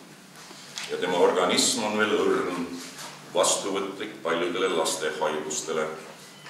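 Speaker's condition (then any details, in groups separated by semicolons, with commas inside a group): No condition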